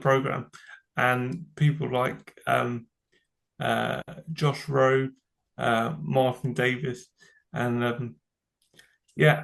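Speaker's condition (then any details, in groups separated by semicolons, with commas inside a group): Cerebral palsy; from birth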